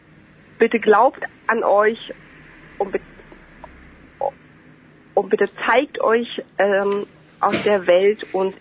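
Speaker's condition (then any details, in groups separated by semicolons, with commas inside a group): Stuttering; stutters more in English than German, even more in French; blocks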